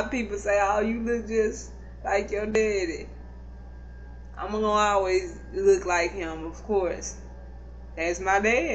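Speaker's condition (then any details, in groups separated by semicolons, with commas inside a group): Cerebral palsy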